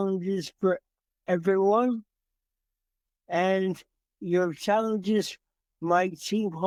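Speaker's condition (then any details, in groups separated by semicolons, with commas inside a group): Cerebral palsy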